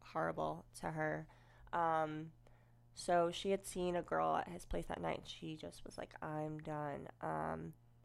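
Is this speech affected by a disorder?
Yes: cleft lip and palate, unilateral.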